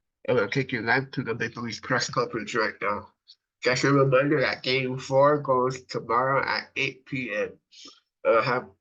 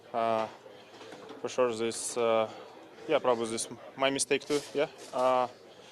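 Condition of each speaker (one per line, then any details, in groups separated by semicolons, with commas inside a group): Cerebral palsy; from birth, affects brain and body muscles
No condition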